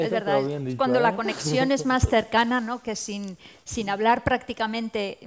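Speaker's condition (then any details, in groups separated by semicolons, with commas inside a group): No condition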